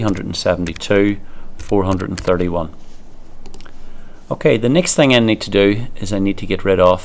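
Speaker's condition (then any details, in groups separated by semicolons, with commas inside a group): No condition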